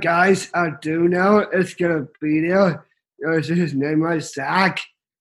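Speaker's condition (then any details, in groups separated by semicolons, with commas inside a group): Down syndrome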